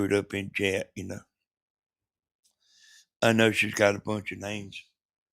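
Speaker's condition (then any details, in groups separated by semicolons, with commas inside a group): Brain bleed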